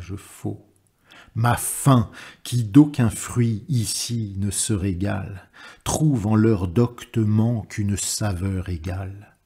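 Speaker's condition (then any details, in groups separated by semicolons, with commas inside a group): No condition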